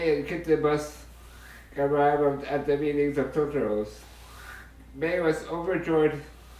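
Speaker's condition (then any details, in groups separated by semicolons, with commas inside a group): Duchenne muscular dystrophy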